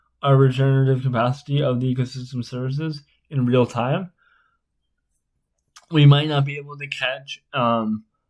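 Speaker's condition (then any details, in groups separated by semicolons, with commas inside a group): Spastic cerebral palsy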